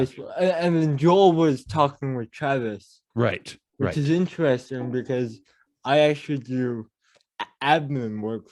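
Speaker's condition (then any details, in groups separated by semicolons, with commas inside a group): Cerebral palsy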